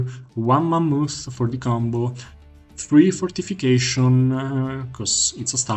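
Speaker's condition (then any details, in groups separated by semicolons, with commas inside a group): No condition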